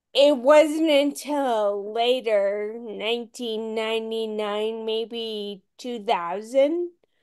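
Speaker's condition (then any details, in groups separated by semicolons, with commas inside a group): Friedreich's ataxia; voice issues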